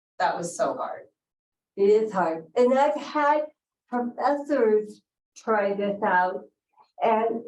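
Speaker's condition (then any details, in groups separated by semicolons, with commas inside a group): Cerebral palsy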